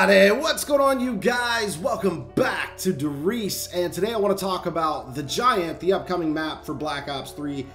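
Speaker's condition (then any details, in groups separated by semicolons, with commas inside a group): No condition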